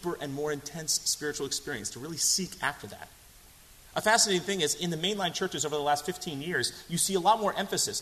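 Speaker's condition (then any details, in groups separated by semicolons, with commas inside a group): No condition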